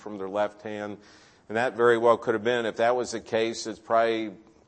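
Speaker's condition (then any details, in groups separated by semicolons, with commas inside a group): No condition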